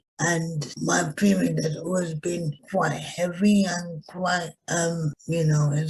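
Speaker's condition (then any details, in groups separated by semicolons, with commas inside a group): Cerebral palsy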